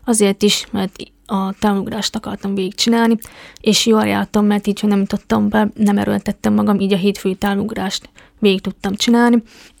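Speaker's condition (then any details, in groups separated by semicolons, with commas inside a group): Deafness; congenital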